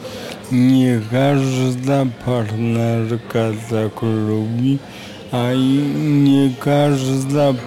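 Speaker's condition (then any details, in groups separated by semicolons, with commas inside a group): Aphasia; pool treatments at Lądek-Zdrój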